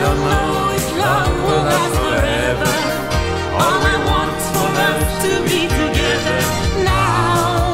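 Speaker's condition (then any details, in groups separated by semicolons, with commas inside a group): No condition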